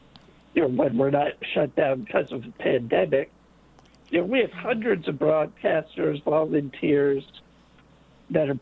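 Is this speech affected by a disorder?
Yes: late-onset Pompe disease; physical activity limited.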